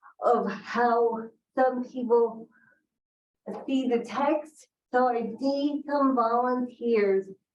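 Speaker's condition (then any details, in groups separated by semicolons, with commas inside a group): Cerebral palsy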